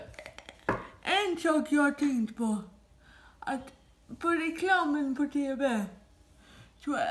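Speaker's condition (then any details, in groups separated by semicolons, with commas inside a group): Dyskinetic cerebral palsy; dyskinetic form, severe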